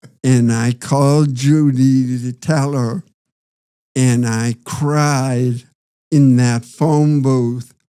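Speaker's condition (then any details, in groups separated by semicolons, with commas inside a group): Parkinson's disease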